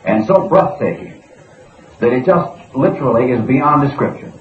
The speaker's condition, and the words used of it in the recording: No condition.